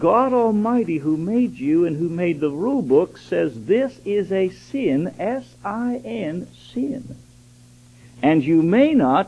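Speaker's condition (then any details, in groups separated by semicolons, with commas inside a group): No condition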